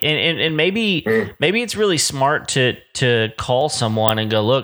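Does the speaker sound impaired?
No.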